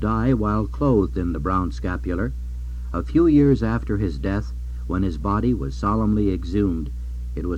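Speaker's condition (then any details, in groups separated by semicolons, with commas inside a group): No condition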